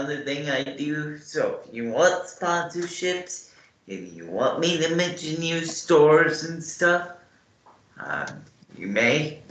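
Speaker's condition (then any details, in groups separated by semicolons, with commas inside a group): Cerebral palsy; morning medication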